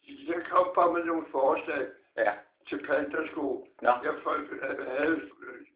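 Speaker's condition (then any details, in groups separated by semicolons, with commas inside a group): Parkinson's disease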